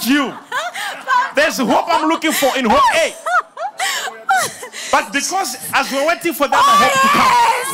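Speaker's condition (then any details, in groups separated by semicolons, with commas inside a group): No condition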